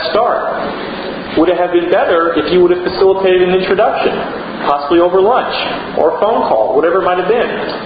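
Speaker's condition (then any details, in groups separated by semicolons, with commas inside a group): No condition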